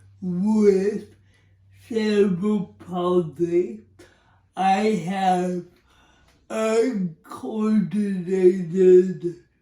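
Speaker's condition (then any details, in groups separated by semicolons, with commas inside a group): Cerebral palsy; speech impairment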